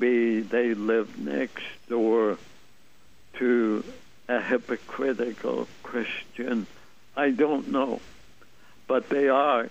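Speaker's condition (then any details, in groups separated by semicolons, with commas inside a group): ALS; muscle twitches and hand weakness at onset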